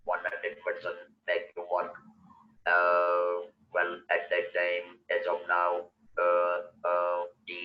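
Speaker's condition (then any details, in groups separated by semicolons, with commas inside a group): Total laryngectomy; electrolarynx speech, needs to find sweet spot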